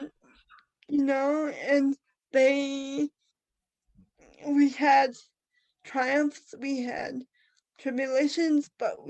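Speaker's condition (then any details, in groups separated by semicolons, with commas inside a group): Cerebral palsy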